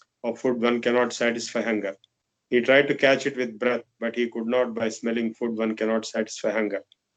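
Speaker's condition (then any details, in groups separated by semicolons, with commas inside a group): No condition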